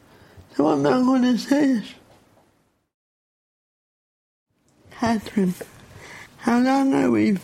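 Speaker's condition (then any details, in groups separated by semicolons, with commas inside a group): Cerebral palsy; disliked childhood speech therapy over 20 years ago; not wanting speech therapy now; poorly controlled voice, long words take breath, often not understood, thought drunk on phone, hard to hear in crowds, tiring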